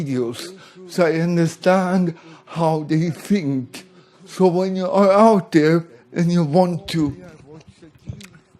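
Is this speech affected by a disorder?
Yes: cerebral palsy, severe.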